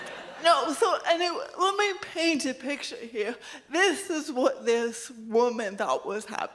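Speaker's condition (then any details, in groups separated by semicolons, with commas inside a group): Cerebral palsy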